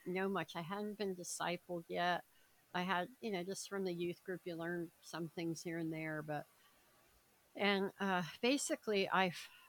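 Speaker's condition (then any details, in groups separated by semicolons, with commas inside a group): Cleft palate, severe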